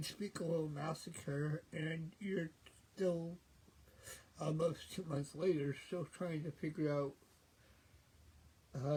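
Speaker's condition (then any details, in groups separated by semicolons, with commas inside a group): Cerebral palsy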